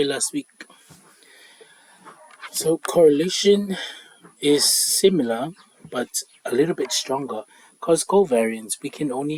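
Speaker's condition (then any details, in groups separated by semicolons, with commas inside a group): No condition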